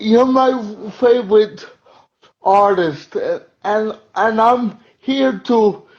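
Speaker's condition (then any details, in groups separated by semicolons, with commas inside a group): Cerebral palsy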